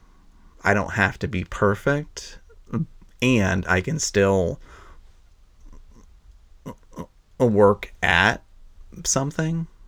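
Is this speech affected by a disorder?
Yes: stuttering; wants more comfort with own stutter, plans daily mindfulness, positive affirmations, speaking with new people; stuttered on purpose during recording; including when teaching; here prolonged sounds, blocks.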